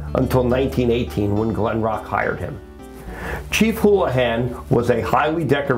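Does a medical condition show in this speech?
No.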